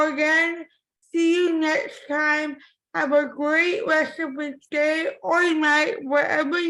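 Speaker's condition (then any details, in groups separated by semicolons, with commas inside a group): Cerebral palsy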